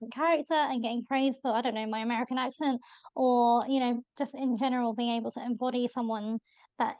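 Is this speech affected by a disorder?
Yes: bilateral cleft lip and palate; congenital, around 23 operations, bone graft, jaw realignment at 18-19, Great Ormond Street, 6 grommet operations; possibly needs more pitch or volume to be heard, voice called weird in childhood.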